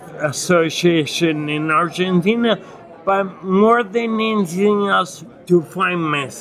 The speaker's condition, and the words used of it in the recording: Ataxia. I have very hard, it's very difficult to speak and articulate.